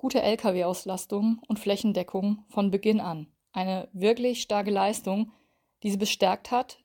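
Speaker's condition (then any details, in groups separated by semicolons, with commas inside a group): No condition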